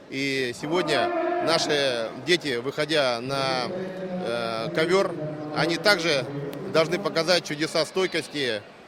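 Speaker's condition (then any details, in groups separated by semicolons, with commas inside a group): No condition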